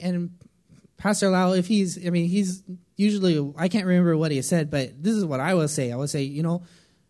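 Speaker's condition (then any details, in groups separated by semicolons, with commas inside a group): No condition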